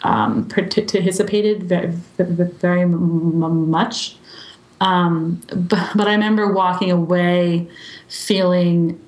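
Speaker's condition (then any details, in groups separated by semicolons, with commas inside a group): Stuttering; therapy over past 3 years: fluency shaping, stuttering modification, voluntary stuttering, subway talks with strangers; not always in control of speech, open about stuttering, speaks naturally; speech tools helped at times but not reduced stuttering, drops strategies needing unnatural speaking; repeated sounds, prolonged sounds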